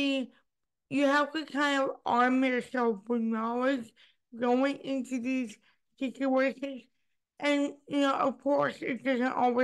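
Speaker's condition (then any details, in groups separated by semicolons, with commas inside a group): Cerebral palsy; spastic type, diagnosed around age two, childhood orthopedic surgery; adult, body spastic when awake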